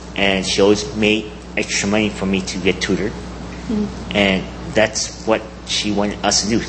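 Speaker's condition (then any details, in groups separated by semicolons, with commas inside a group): Cleft palate; congenital cleft palate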